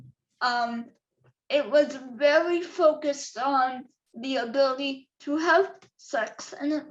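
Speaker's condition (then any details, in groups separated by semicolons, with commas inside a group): Cerebral palsy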